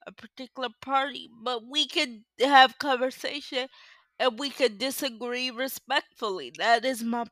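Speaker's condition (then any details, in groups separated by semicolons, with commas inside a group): Cerebral palsy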